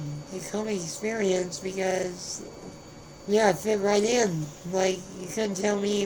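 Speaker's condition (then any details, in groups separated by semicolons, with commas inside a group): Spinal muscular atrophy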